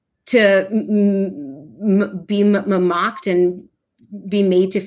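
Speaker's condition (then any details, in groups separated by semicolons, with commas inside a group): Stuttering; variable stuttering, formerly preoccupied with which words would be easier to say, helped by stuttering community; amount of stuttering, feeling stuck and physical tension fluctuate, stutters openly; prolonged sounds, blocks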